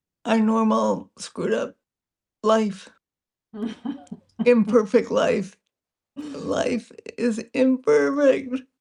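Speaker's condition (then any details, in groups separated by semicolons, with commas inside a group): Multiple sclerosis; progressive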